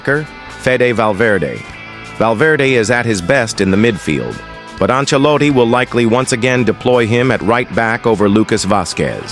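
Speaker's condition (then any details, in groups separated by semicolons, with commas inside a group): No condition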